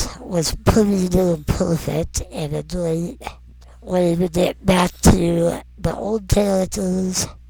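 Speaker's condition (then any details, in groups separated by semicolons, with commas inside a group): Non-progressive muscular dystrophy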